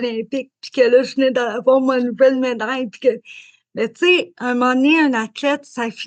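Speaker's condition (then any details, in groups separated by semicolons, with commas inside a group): Cerebral palsy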